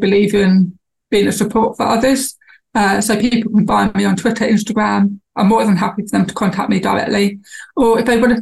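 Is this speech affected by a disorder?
Yes: deafness, lost hearing around age 4; cochlear implant; cochlear implant after university, deteriorated after car accident, internal implant replaced; new implant not restoring hearing, awaiting electrode pull-back surgery, left ear under speech banana.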